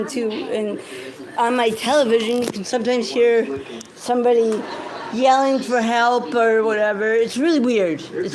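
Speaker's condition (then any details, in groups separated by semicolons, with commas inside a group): Cerebral palsy; effortful mouth movement for speech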